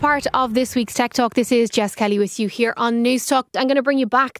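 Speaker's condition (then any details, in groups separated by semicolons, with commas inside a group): No condition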